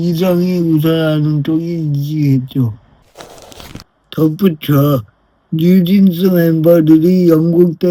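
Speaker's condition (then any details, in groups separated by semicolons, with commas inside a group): Brain lesion disability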